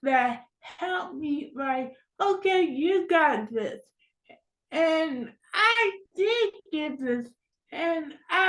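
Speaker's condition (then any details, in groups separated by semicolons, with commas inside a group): Cerebral palsy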